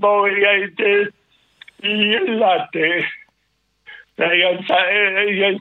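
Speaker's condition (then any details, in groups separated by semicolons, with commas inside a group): Cerebral palsy; sudden involuntary jerks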